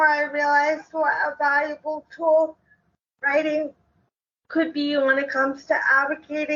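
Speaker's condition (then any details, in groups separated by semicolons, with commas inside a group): Cerebral palsy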